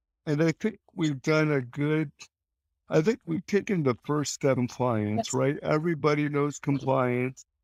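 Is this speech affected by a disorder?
Yes: cerebral palsy.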